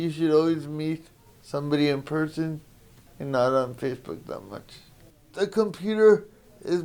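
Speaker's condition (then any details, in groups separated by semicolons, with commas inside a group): Spastic quadriplegic cerebral palsy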